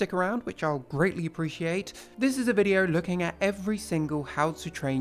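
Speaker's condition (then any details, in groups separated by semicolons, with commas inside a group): No condition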